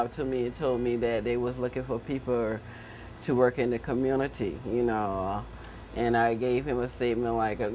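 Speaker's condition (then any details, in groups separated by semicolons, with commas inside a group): No condition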